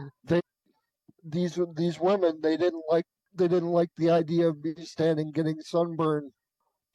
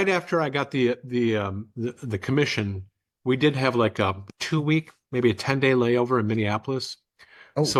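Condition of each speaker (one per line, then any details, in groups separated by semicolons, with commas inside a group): Cerebral palsy; uses wheelchair
No condition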